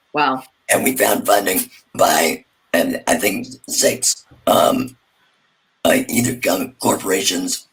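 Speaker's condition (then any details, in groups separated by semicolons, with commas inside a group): Laryngectomy; several years since surgery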